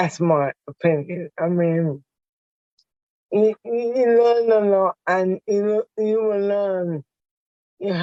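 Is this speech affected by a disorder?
Yes: motor neuron disease; diagnosed 18 months ago, fatigue, stiff joints and muscles; speech affected, audibly unclear, reportedly clearer over two months.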